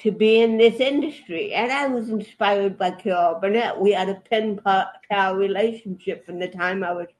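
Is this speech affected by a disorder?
Yes: cerebral palsy; present since at least age 11 or 12.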